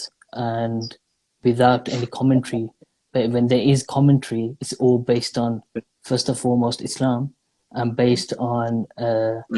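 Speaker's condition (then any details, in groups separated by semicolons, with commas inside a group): No condition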